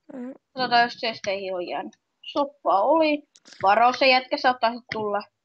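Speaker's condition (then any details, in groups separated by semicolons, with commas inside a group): No condition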